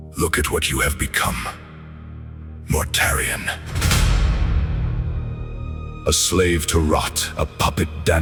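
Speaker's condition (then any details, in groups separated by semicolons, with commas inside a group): No condition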